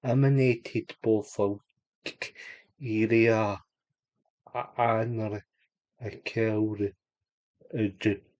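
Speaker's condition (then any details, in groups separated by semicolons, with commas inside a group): Cerebral palsy; unable to walk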